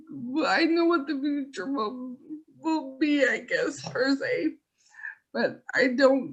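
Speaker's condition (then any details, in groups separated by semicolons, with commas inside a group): ALS; speech affected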